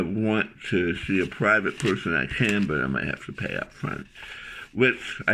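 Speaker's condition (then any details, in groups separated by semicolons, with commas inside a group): Tongue cancer surgery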